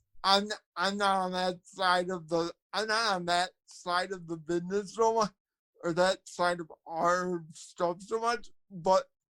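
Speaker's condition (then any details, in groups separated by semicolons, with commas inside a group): Cerebral palsy, spastic quadriplegia; mixed spastic quadriplegia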